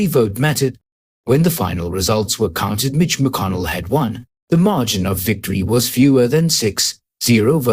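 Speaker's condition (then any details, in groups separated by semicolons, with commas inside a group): No condition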